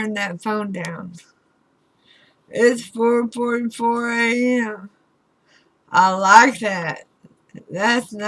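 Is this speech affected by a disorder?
Yes: throat cancer radiation damage.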